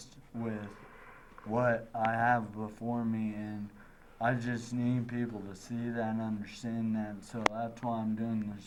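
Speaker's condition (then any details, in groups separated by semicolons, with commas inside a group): Traumatic brain injury; caused by car accident; now walking and talking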